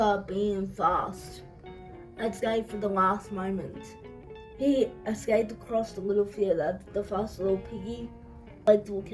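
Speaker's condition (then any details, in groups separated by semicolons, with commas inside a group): Cerebral palsy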